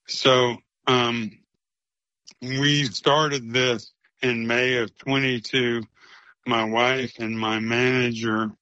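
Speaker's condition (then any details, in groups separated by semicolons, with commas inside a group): ALS; slower progression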